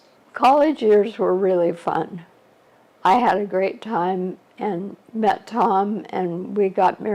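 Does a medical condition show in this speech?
Yes: ALS; shortly after diagnosis.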